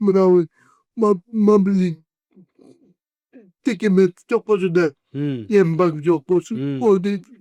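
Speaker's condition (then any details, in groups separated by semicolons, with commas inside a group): Cerebral palsy; 40 years with condition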